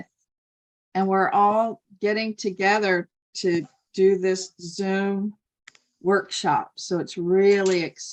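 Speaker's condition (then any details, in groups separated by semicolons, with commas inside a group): No condition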